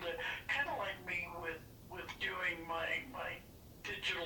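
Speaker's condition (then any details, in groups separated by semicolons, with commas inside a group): Parkinson's disease; hand tremors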